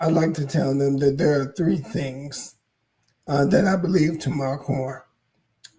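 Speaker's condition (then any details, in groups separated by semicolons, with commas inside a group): ALS; hoarse voice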